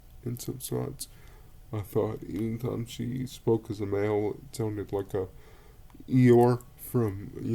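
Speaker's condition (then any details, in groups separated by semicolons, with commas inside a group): Cerebral palsy; speaks relatively well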